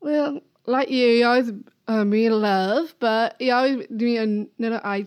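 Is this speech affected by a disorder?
Yes: Down syndrome; diagnosed a few weeks after birth, born in hospital in Stillwater, Oklahoma; adult woman.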